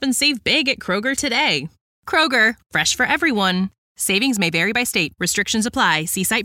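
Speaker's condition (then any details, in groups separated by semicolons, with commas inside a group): No condition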